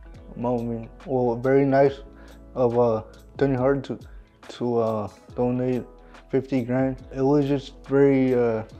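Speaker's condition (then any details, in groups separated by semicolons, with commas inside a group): Cerebral palsy; cerebral palsy, premature birth; aged 23, cannot walk unaided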